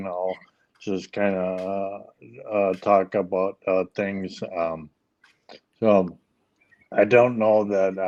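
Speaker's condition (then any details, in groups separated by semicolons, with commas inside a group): ALS; speech issues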